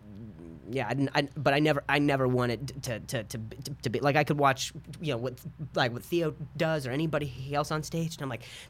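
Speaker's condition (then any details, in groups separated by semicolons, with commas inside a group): Stutter; acquired after softball injury playing shortstop about four years ago, told it was vocal contusion, mostly neurological; worse on stage when rushing and trying harder, occurs over phone, different cadence, throat shake; repeated sounds, repeated words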